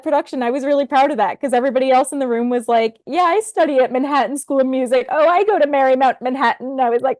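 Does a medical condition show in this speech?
No.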